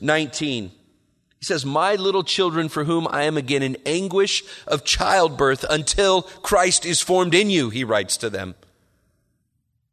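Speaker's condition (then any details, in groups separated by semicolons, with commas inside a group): No condition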